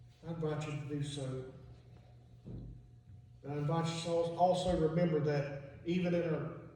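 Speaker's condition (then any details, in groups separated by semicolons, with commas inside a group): No condition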